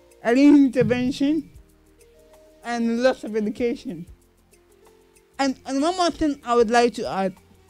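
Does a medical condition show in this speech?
Yes: cerebral palsy; acquired, not from birth.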